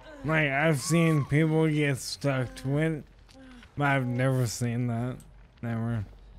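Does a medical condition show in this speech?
Yes: ALS.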